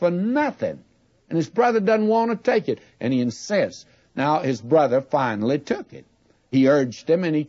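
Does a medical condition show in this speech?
No.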